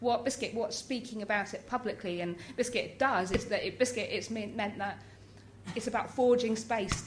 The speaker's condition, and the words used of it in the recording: Tourette syndrome. But they began to intensify in my early twenties and have a much bigger impact on my life.